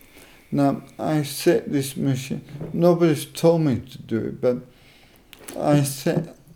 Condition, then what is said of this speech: ALS (motor neuron disease). I'm trying to manipulate muscles so I can keep talking.